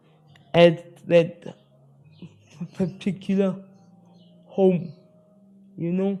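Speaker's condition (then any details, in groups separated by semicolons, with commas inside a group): Spastic cerebral palsy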